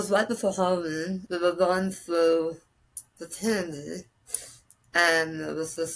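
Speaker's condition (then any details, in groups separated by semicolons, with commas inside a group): Tongue cancer with glossectomy; squamous cell carcinoma, 85% tongue removed, thigh flap, neck dissection, teeth removed; recurrence, post surgery and proton therapy, 10-15% tongue base remains; no oral cavity movement, relearned talking and swallowing, forced swallow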